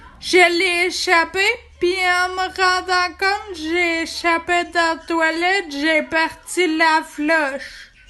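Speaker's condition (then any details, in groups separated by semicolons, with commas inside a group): Ataxia; degenerative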